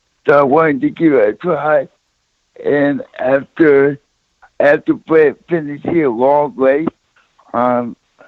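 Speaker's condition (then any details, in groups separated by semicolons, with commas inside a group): Cerebral palsy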